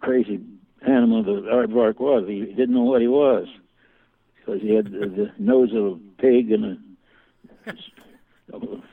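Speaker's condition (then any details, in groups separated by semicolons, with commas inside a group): Parkinson's; symptoms began about 20 years ago, slowly progressive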